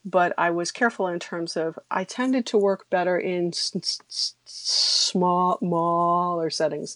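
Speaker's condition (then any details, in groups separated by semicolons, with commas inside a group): Stuttering; secondaries of dropping chin and shutting eyes, works to keep eye contact; voice described as different, stutters openly; stuttering much less when signing, could stutter when voicing while signing, voice off for ASL; repeated sounds, prolonged sounds, blocks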